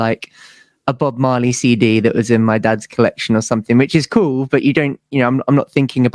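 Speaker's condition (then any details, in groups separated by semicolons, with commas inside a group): No condition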